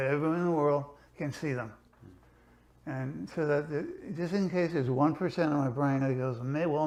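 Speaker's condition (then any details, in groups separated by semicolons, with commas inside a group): Parkinson's; affects hands, left worse than right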